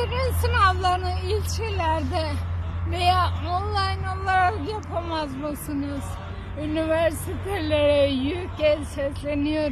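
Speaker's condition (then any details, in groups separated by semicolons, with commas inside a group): Friedreich's ataxia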